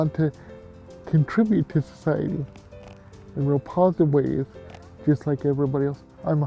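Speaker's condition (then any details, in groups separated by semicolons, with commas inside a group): Cerebral palsy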